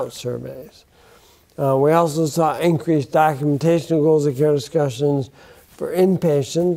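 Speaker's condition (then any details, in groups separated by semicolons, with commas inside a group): Bulbar onset ALS; affects speech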